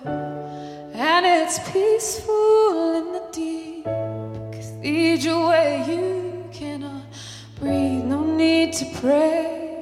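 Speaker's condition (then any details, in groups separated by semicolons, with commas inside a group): No condition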